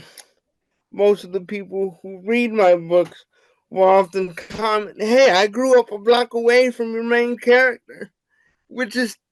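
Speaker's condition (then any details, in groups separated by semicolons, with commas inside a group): Cerebral palsy; wheelchair user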